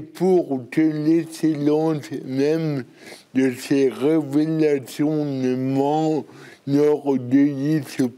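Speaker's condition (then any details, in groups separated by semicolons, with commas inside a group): Cerebral palsy; birth injury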